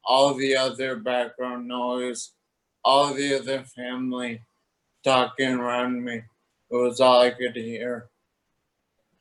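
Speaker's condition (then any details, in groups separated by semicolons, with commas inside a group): Toxic leukoencephalopathy, locked-in syndrome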